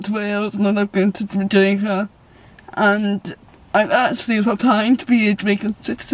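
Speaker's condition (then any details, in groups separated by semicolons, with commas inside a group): Cerebral palsy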